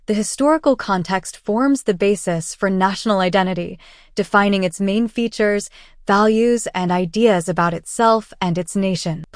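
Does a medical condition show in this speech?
No.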